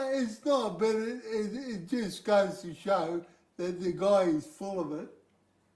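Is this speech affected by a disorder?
Yes: cerebral palsy.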